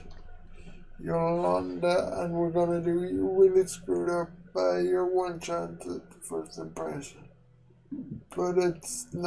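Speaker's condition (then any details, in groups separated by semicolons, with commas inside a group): Quadriplegic cerebral palsy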